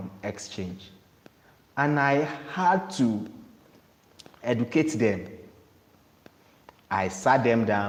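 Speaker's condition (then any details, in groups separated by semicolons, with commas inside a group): No condition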